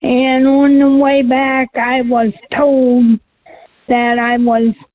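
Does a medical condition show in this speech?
Yes: cerebral palsy.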